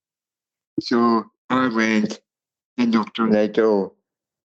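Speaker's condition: Cerebral palsy; speech impairment

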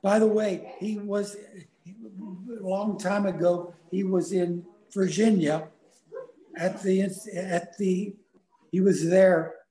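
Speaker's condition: Aphasia after stroke; aphasia caused by stroke; ongoing recovery, gradual daily progress; cannot yet talk at pre-stroke level, early on only a few words over speakerphone

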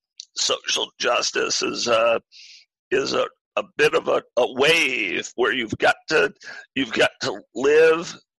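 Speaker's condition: Spasmodic dysphonia; acquired, rare neurological voice disorder

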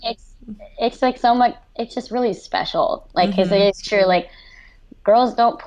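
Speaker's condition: Cleft lip and palate, severe

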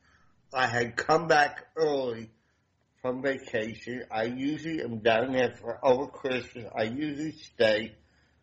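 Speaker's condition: Damaged voice box; self-conscious about voice

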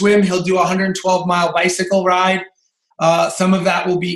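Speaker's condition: No condition

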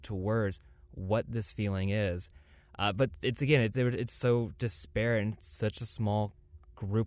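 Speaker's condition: No condition

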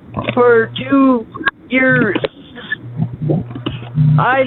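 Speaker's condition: Stroke and Lou Gehrig's disease; ALS (Lou Gehrig's disease), diagnosis took a few years, clear almost 2 years ago, progressing faster, disabled; small stroke 5 months ago, age 56; talks funny since stroke, describes speech as talking cursive

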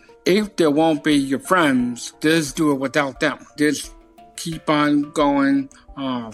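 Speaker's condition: Down syndrome; genetic, trisomy 21, told of diagnosis before age 3; stutters when unsure what to say next while processing, no stutter when acting from script

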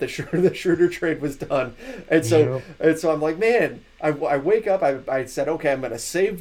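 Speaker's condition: No condition

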